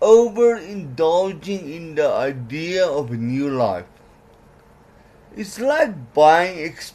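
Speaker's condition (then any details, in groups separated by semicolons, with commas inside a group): Cerebral palsy; legs affected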